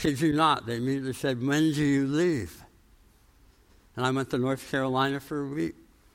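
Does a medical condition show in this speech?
Yes: tongue cancer, jaw reconstruction, osteonecrosis of jaw after radiation; mandible bone graft.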